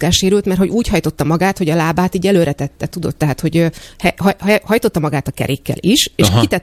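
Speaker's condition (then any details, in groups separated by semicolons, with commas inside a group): No condition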